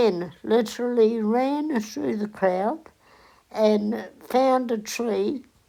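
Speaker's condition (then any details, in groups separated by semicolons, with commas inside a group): Cerebral palsy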